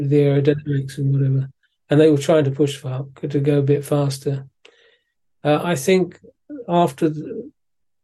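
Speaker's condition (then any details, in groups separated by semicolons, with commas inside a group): Parkinson's disease; physiotherapy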